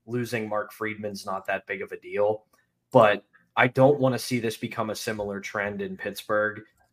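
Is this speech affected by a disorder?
No.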